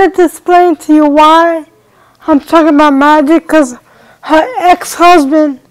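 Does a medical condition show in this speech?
Yes: cerebral palsy.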